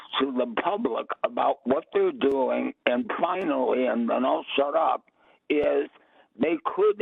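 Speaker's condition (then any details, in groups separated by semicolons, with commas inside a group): Vocal cord cancer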